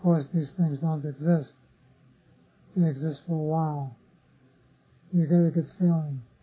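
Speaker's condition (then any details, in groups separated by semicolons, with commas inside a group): Parkinson's disease; others offer remedies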